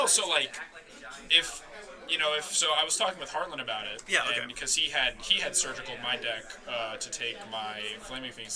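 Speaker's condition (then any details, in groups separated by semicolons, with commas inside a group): No condition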